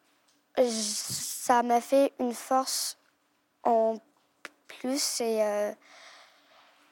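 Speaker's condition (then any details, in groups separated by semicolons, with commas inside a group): Stuttering; onset around age eight, latent before with very fast speech, early language delay, worsened, stuttering-specialist speech therapist; age twelve, about four years since onset, not fully gone, controls it with therapy strategies; rated moderate, blocks at sentence starts on b and k sounds, once hard to understand, none when acting; prolonged sounds, blocks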